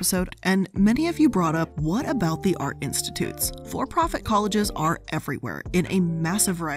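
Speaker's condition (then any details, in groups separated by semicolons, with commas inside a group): No condition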